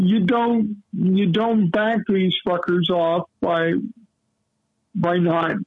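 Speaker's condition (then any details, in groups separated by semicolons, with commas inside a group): Cerebral palsy; lifelong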